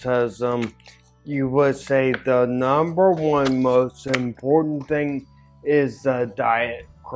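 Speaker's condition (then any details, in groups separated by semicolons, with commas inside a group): Ataxia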